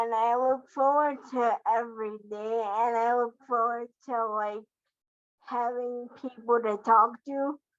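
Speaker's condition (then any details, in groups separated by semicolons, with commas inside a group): Cerebral palsy quadriplegia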